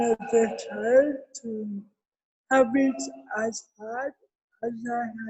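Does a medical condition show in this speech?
Yes: cerebral palsy.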